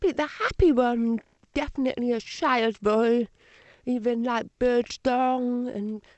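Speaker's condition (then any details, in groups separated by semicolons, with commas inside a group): Deafness, Usher syndrome, Usher syndrome type 2, severe; speech training from age two, some answers may be a little indistinct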